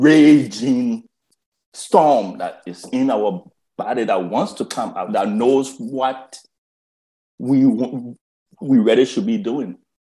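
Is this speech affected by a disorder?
Yes: stuttering; stuttering first noticed by mother around age 8, self-conscious about it from early teens after mother left Liberia; still has fear and insecurities around stuttering, five years in Toastmasters, former club president; fear of speaking, skipped ninth grade valedictorian speech, won Toastmasters club speech contest; here repeated sounds, prolonged sounds.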